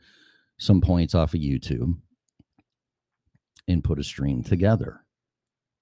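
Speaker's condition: No condition

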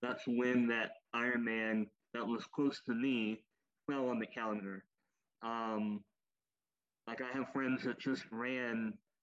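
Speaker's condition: Cleft lip and palate, popliteal pterygium syndrome

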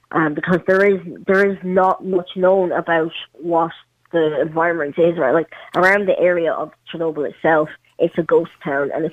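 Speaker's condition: Cleft palate; congenital

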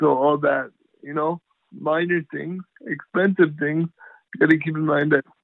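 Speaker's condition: Cerebral palsy; power wheelchair

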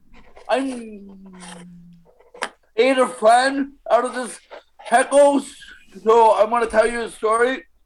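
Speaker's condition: Stutter; lifelong stutter, cause unknown, speculated prenatal Valium exposure, some fine motor, gross motor, cognitive issues; psilocybin mushrooms did not cure stutter, weed reportedly slows stutter down; blocks, gets stuck on almost any sound, fluent rapping, voice changes, louder robotic voice; prolonged sounds

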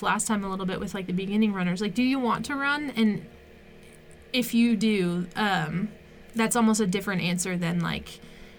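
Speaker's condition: No condition

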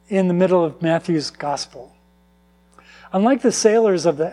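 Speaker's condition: No condition

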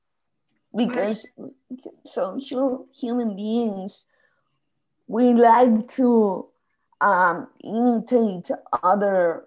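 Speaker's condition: Spasmodic dysphonia; gradual onset over 2-3 weeks

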